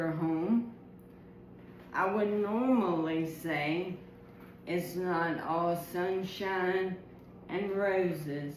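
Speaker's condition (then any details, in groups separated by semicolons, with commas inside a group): ALS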